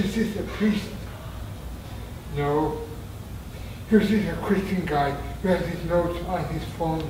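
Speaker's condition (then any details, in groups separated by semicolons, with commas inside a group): Traumatic brain injury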